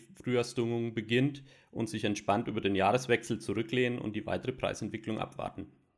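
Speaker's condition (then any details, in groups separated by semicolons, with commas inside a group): No condition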